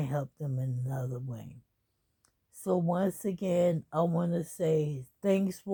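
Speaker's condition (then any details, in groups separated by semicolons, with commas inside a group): ALS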